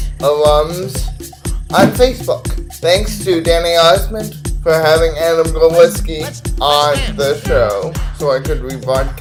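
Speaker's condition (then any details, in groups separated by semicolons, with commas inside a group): Cerebral palsy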